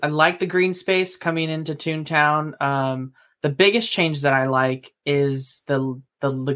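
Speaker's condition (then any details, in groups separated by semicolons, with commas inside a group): No condition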